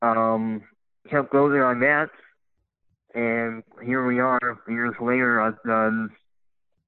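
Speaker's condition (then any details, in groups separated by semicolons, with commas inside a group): Cleft lip and palate; congenital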